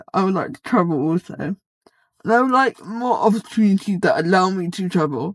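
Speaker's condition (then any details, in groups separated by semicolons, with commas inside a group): Cerebral palsy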